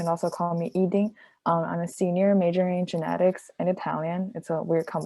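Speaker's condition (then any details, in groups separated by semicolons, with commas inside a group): No condition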